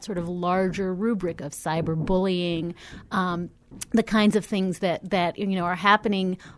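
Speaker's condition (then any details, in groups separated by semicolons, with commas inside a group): No condition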